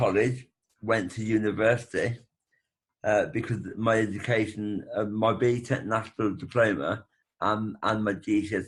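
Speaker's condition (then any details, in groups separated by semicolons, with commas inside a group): Brain bleed with facial paralysis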